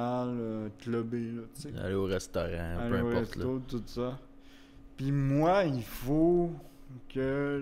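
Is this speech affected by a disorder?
Yes: cerebral palsy; wheelchair use.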